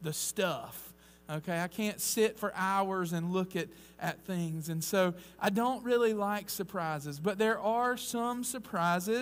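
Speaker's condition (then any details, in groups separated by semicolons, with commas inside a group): No condition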